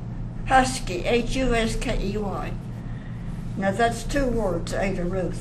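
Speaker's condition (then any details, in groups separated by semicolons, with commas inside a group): Parkinson's; onset many years earlier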